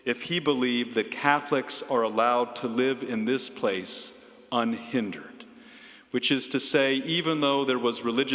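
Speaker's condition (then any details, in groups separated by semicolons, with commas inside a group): No condition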